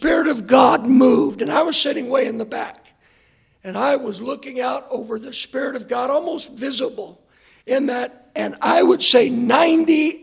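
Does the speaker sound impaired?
Yes: hoarseness after vocal cord surgery; post-operative check on Monday good.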